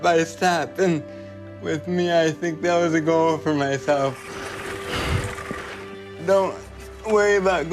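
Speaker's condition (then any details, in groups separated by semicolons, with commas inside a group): Cerebral palsy; present from birth, multiple surgeries; predicted might never speak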